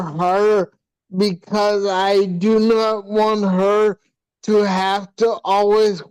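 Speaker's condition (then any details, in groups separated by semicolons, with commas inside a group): Hydrocephalus with shunt failure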